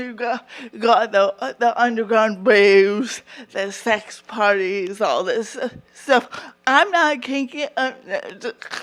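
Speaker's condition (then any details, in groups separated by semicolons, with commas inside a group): Cerebral palsy; atypical voice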